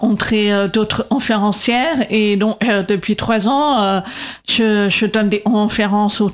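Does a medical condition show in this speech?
Yes: deaf from birth; congenital deafness; atypical voice, speech recognition struggles to understand, 20 years speech therapy, lpc coder in class.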